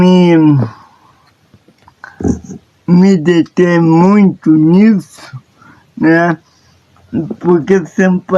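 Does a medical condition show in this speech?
Yes: paralysis.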